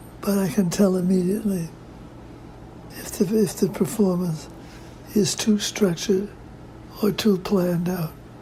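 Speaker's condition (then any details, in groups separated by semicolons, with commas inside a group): Parkinson's disease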